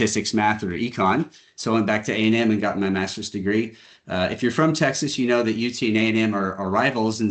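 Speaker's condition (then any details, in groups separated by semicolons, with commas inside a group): No condition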